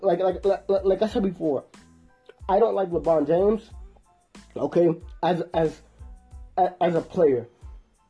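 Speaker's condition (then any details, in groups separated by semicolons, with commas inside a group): Stuttering; repeated sounds, repeated words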